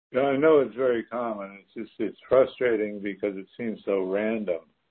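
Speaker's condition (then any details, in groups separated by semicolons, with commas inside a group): Parkinson's disease; stem cell infusions in houston, infusions finished, assessment due in september; carbidopa levodopa of little help, symptoms vary day to day, stress flares symptoms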